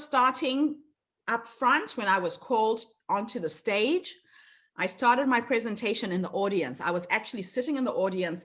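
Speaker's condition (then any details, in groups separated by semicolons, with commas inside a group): No condition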